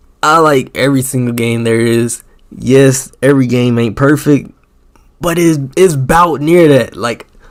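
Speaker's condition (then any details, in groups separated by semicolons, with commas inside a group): No condition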